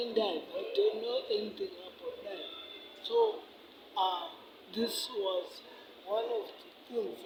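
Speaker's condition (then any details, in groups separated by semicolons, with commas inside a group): Cerebral palsy; affects speech and hands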